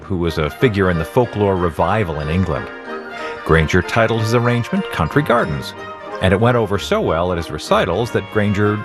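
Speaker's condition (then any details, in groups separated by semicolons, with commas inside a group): No condition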